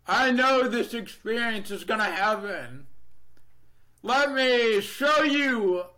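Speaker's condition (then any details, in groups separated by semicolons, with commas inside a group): Deafness, Neurofibromatosis Type 2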